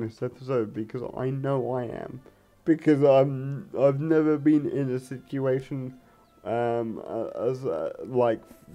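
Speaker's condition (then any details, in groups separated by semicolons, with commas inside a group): Cerebral palsy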